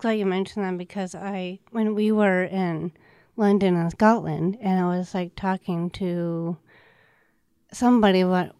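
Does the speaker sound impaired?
Yes: Down syndrome; known since infancy.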